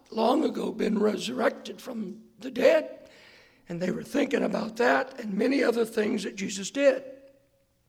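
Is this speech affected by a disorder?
Yes: hoarseness after vocal cord surgery; post-surgery check few days ago, surgeon says vocal cords look much better, straight lines.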